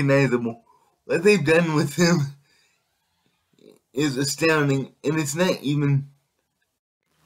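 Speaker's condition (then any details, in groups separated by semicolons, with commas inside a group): Cerebral palsy; able to speak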